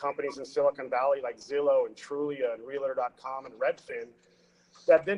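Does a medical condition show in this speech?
No.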